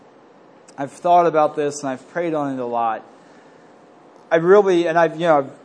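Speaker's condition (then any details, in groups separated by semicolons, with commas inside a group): No condition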